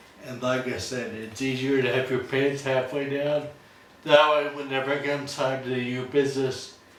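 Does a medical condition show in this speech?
Yes: Friedreich's ataxia.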